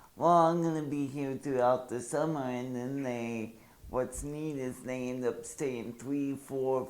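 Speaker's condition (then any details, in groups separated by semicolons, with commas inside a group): Cerebral palsy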